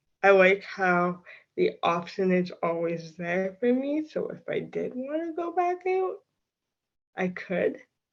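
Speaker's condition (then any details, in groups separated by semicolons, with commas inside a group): Cerebral palsy; from birth, affects walking, walker, wheelchair, sometimes cane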